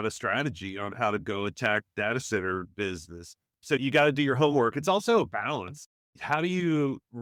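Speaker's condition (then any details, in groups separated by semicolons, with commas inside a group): No condition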